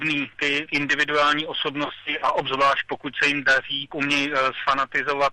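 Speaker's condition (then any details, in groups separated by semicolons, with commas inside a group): No condition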